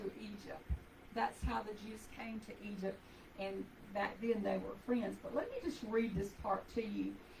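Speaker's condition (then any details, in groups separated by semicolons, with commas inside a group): No condition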